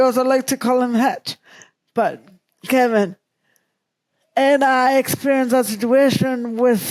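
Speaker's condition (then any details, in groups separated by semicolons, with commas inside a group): Cerebral palsy; present from birth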